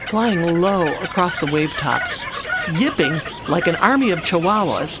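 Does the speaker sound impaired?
No.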